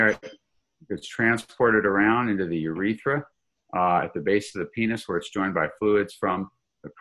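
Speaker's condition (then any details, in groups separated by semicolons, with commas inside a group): No condition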